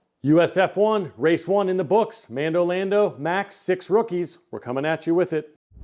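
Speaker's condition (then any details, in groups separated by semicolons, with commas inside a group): No condition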